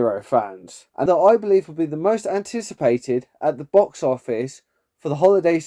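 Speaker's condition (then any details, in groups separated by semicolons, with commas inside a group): No condition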